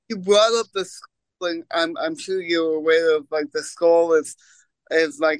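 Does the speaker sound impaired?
Yes: cerebral palsy; congenital.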